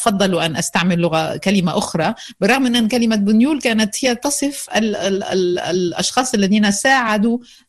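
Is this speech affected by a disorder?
No.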